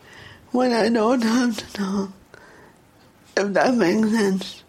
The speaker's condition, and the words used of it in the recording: Cerebral palsy. Repeat it, or you realise they don't know, or you realise you're not getting through because of your speech impediment.